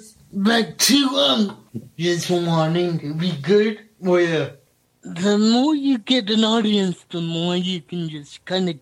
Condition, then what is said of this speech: Cerebral palsy. I'm lucky in that respect because my speaking is, it's weird.